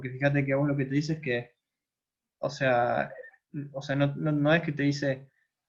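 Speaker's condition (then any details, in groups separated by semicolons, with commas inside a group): No condition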